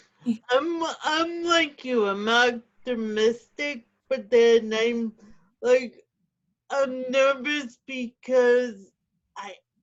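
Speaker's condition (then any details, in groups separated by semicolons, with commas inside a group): Cerebral palsy; stress affects whole body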